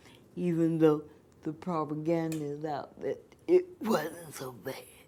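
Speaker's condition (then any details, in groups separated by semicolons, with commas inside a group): Cerebral palsy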